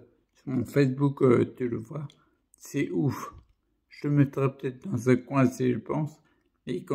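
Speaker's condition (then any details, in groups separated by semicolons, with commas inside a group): Primary progressive multiple sclerosis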